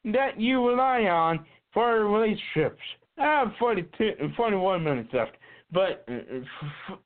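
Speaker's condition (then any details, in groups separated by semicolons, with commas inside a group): Cerebral palsy; cannot be hidden when acting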